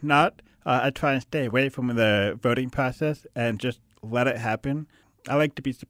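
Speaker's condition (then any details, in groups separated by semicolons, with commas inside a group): Hard of hearing; deaf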